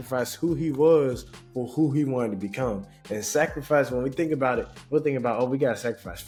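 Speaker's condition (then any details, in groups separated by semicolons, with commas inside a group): No condition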